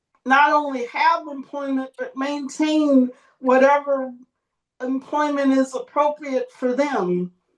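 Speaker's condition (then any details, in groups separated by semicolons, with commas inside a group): Cerebral palsy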